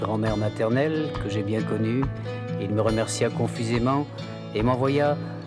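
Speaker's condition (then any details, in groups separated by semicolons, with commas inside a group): No condition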